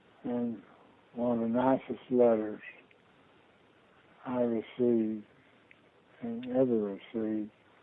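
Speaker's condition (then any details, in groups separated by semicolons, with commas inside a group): Parkinson's disease; diagnosed about two years ago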